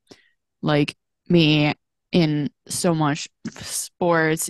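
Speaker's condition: Aphasia; stroke at 14, cause unknown, craniotomy, both sides paralyzed, wheelchair, right foot drop, out-of-state intensive therapy; no speech or voice at first, relearned reading, writing, speaking, occasional word substitutions, word-finding trouble

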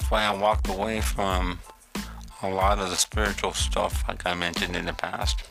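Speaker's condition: Cerebral palsy; pre-op sedatives

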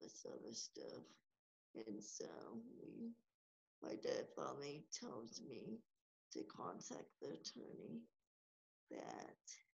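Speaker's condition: Cerebral palsy; age 32, wheelchair user

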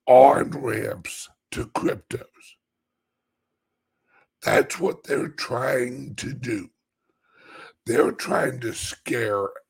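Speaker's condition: Chronic voice problem; constant dry throat, urge to clear throat, stiff voice box loosening, easier when louder

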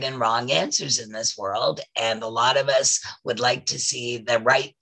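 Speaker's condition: Voice loss after throat polyp; two years after throat surgery, working with vocal coach to regain voice

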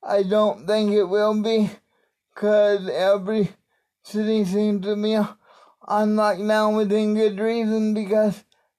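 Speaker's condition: Cerebral palsy; wheelchair user

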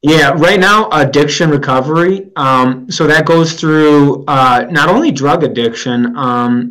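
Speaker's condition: No condition

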